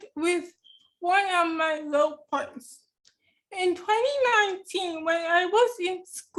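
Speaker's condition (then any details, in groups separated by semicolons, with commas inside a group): Cerebral palsy; affects hand, hand tremor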